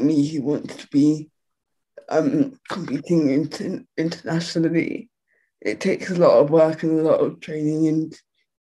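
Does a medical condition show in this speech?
Yes: quadriplegic cerebral palsy; present from birth, muscles move uncontrollably.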